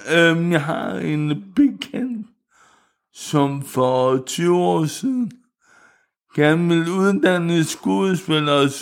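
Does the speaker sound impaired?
Yes: cerebral palsy; wheelchair user.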